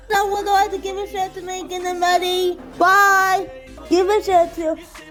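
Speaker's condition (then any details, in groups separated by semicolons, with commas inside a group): Cerebral palsy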